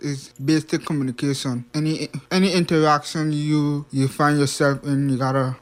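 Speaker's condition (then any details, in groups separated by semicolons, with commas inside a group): Hearing impairment; speech impediment overcome through much speech practice and focused listening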